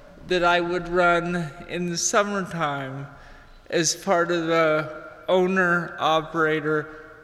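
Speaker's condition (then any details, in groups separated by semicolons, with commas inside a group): Cerebral palsy; physical effects only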